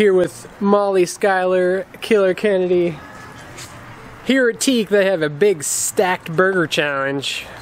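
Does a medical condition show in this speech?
No.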